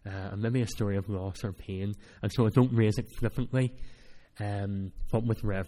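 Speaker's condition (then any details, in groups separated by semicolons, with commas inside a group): Cleft palate; speech not that clear at times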